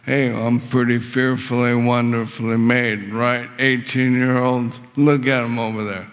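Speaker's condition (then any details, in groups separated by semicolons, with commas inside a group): ALS; very little physical function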